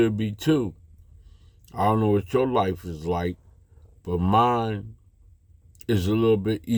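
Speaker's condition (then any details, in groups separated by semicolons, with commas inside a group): Slurred speech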